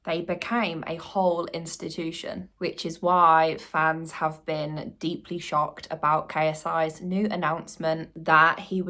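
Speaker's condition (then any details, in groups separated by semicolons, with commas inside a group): No condition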